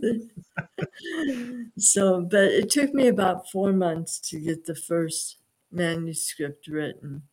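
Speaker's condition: Aphasia; must pace self

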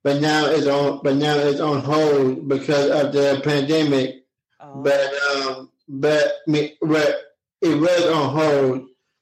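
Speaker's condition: Down syndrome

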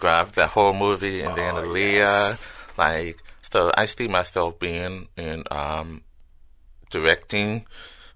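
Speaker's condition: Hearing loss with cochlear implant; uses cochlear implant, may not pick up everything, needs good speaker to feel vibration

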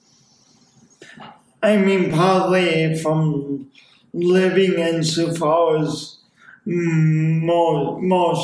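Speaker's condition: Speech impediment; pronounced speech impediment

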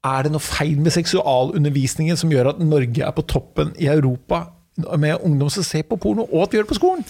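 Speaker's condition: No condition

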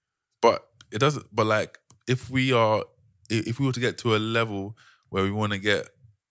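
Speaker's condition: Stutter; self-described speech impediment; fears stuttering attack in public speaking, says impediment quickly noticeable, co-host never noticed; repeated sounds

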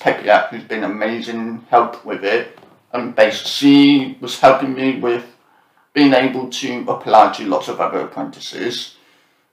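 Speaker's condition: Profound deafness with cochlear implants, born profoundly deaf, cochlear implants; speaks fairly clearly after smooth speech therapy

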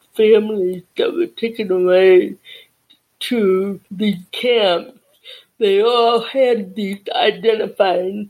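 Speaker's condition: Cerebral palsy and deafness

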